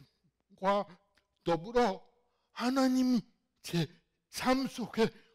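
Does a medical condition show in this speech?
Yes: cerebral palsy; fairly severe in childhood.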